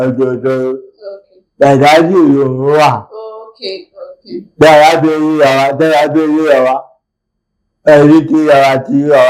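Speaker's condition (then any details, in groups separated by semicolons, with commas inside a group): Cerebral palsy; from birth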